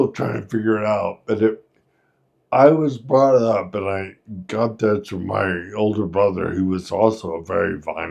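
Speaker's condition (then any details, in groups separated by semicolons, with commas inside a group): Friedreich's ataxia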